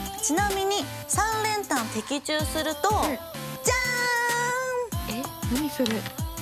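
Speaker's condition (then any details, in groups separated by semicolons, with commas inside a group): No condition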